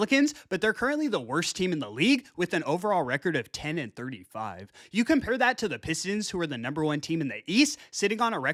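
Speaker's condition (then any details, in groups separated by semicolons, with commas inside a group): No condition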